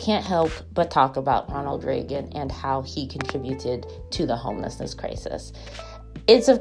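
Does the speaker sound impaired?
No.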